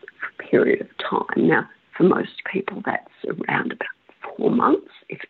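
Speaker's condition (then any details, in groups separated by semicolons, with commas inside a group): Spasmodic dysphonia; saw ear nose and throat specialist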